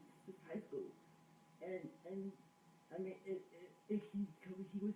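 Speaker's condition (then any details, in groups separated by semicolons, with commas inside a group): Cerebral palsy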